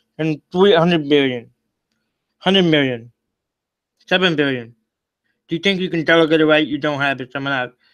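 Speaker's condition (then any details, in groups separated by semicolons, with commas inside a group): Cerebral palsy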